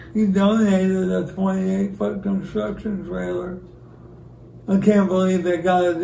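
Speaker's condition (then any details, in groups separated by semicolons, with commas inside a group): ALS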